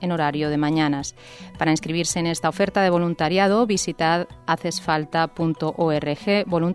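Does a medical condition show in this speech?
No.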